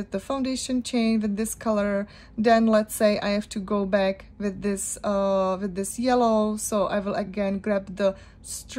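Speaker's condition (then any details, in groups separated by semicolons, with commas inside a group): No condition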